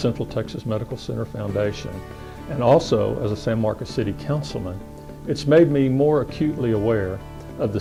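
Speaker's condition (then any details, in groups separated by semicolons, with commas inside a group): No condition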